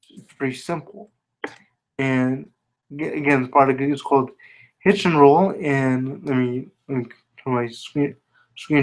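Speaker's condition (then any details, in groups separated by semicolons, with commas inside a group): Spastic quadriplegia cerebral palsy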